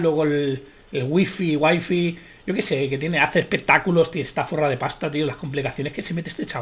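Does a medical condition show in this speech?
No.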